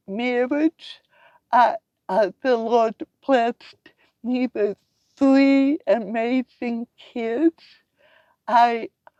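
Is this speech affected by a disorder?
Yes: cerebral palsy; from birth.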